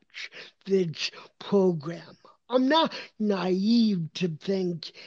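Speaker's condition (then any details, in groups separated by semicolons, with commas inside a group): Cerebral palsy; possibly noticeable in speech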